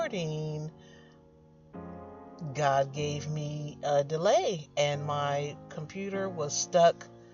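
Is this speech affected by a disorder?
No.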